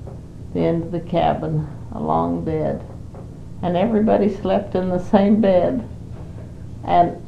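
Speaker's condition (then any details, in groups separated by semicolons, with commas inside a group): Parkinson's disease; cannot live alone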